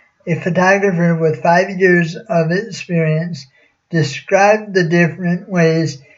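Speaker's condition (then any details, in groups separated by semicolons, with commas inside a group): Cerebral palsy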